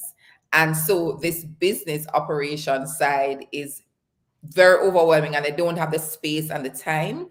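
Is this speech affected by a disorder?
No.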